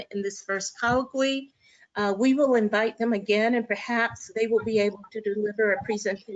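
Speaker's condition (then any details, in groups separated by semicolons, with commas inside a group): No condition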